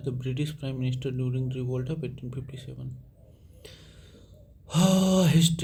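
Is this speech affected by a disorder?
No.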